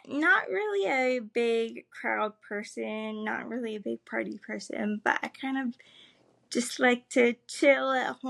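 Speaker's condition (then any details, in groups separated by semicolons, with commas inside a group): Cerebral palsy, spastic; able to speak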